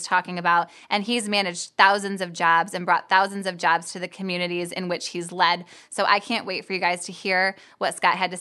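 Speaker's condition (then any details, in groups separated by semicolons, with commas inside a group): No condition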